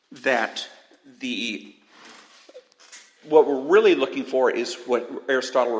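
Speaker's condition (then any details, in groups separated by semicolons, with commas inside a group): No condition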